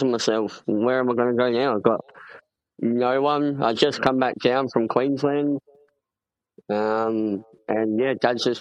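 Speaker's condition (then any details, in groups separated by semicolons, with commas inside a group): Cleft palate; congenital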